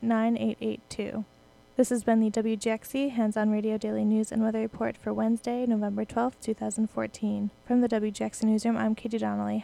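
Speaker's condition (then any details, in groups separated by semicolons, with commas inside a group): No condition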